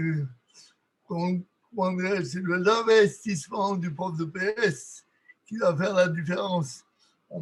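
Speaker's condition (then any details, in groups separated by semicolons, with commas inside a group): Cerebral palsy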